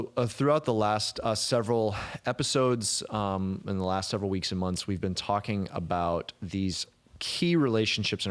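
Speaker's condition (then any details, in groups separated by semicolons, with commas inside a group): No condition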